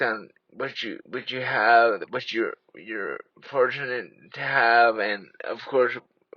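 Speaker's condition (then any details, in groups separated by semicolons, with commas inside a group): Traumatic brain injury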